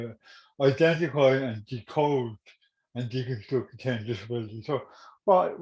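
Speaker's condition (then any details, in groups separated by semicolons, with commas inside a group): Cerebral palsy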